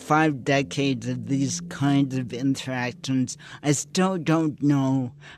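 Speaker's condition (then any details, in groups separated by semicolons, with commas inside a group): Cerebral palsy; slurred speech, slurring tongue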